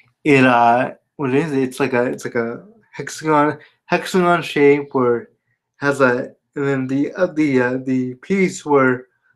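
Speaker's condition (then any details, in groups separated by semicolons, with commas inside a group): Spastic quadriplegia cerebral palsy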